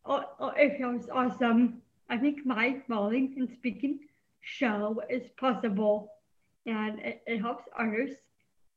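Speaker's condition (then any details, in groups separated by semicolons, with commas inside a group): Down syndrome; stutter, brought out by anxiety, learned to control stutter for public speaking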